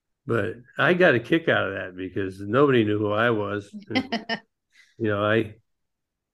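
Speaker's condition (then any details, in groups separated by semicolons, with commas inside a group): Parkinson's disease; pickleball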